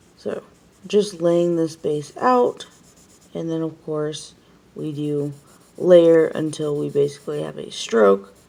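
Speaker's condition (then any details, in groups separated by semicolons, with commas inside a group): No condition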